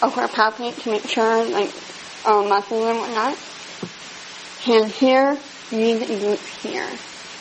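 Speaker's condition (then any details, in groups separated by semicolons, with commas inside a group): Speech impediment; may need to be asked to repeat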